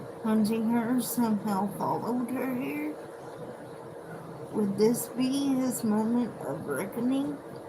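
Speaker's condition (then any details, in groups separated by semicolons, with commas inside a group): Cerebral palsy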